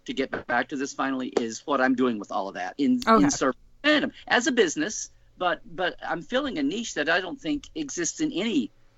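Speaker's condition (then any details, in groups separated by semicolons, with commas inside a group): No condition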